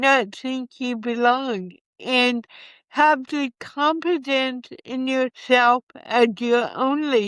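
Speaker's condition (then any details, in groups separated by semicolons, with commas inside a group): Cerebral palsy; from birth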